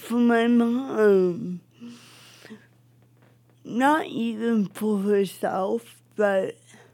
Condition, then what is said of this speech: Cerebral palsy. So the parts that were, you know, oxygen deprived, mm-hmm. are the parts that, you know, my speech, my movements, my balance.